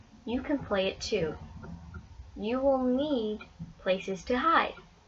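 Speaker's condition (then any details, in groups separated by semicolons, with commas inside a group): No condition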